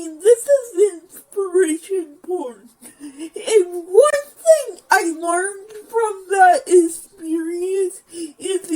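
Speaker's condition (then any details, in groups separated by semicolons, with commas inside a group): Physical speech impairment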